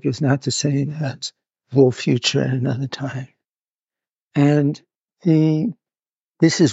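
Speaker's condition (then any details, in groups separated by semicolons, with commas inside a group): Parkinson's; reports not feeling very well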